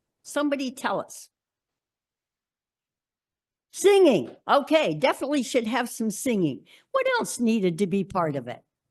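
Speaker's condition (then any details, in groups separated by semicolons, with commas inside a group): No condition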